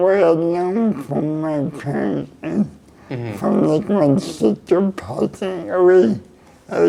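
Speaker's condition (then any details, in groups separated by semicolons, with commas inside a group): Cerebral palsy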